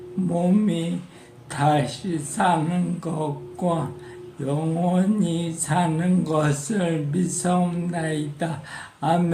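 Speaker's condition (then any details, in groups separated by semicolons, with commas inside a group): Parkinson's disease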